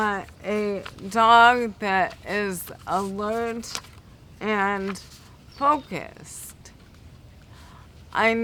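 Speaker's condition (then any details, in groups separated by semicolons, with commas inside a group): Cerebral palsy; affects balance; affects speech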